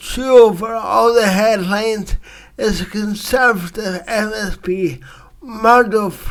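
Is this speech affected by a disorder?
Yes: cerebral palsy.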